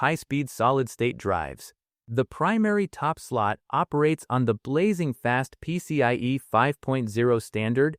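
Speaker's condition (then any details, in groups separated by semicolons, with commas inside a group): No condition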